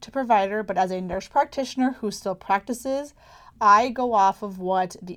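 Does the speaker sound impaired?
No.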